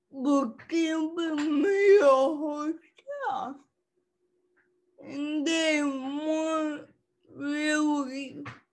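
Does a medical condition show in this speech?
Yes: cerebral palsy; people less willing to listen to own talking voice, uses songs to get point across.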